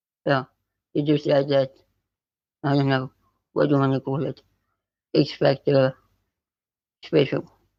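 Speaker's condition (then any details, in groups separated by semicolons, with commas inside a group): Spinal muscular atrophy type 2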